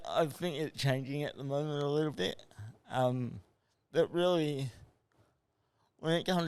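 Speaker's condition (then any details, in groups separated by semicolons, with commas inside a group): Cerebral palsy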